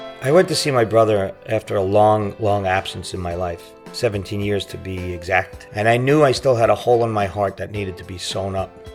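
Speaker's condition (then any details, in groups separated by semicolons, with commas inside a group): No condition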